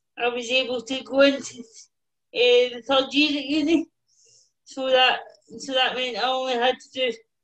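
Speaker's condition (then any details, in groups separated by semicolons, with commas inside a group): Cerebral palsy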